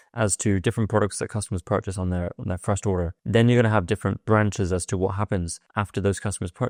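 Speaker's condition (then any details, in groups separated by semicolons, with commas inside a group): No condition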